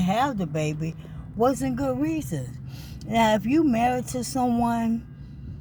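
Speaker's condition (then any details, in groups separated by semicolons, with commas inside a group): ALS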